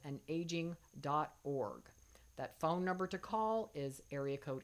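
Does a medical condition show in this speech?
No.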